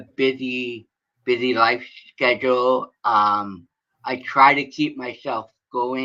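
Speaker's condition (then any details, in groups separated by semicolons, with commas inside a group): Cerebral palsy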